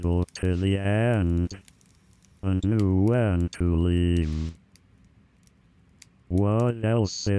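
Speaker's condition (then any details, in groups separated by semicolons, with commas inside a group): Amyotrophic lateral sclerosis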